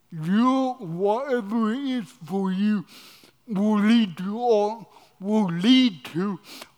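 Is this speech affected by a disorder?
Yes: cerebral palsy; cerebral palsy from birth at St. Edward's (now Mercy Hospital), doctors predicted no walking or talking.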